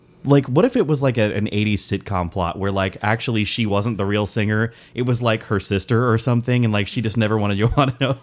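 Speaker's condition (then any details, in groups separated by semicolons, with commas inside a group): No condition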